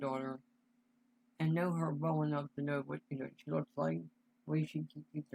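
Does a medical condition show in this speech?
Yes: cerebral palsy; voice sound affected.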